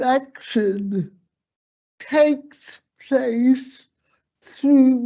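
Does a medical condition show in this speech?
Yes: slurred speech.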